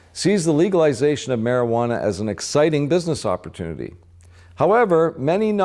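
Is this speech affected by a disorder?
No.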